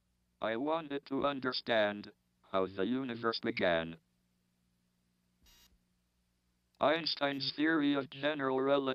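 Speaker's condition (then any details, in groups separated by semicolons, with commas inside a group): ALS, speech-generating device; given 2.5 years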